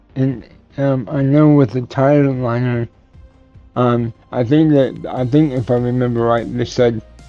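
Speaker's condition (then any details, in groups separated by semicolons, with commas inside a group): Cerebral palsy; tends to mess up words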